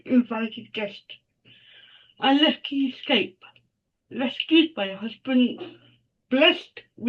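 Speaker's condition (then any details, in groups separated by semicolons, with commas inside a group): Cerebral palsy; mild form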